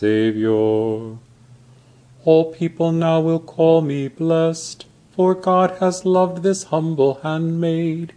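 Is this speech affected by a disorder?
No.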